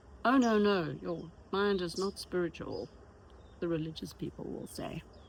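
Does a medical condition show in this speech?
No.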